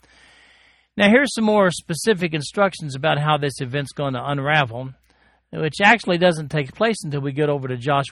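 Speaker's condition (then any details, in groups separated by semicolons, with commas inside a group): No condition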